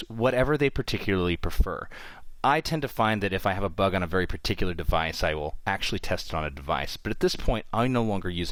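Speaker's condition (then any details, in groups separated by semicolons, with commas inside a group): No condition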